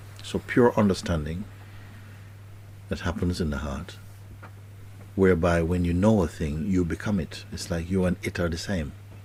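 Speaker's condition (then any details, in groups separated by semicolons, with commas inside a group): No condition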